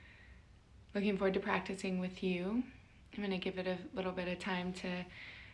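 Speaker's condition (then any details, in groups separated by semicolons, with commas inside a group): No condition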